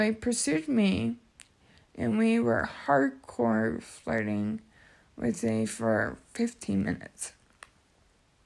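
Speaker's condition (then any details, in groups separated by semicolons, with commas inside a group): Cerebral palsy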